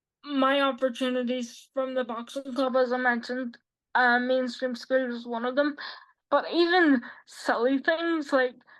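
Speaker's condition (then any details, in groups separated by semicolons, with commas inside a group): Quadriplegic cerebral palsy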